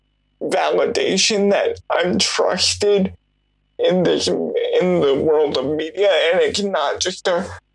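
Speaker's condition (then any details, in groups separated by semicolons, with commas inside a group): Cerebral palsy; voice sometimes sounds childlike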